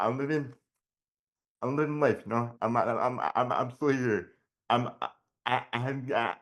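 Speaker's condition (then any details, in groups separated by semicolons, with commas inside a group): Generalized dystonia; generalized, childhood onset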